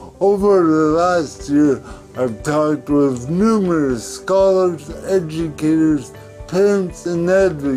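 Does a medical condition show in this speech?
Yes: cerebral palsy.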